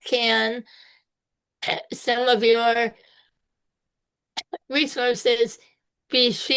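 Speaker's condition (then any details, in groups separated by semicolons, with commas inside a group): Spinal muscular atrophy type two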